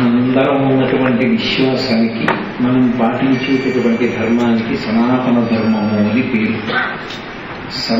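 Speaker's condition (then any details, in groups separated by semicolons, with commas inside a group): No condition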